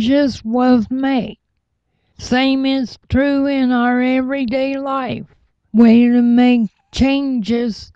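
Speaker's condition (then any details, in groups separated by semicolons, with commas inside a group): Cerebral palsy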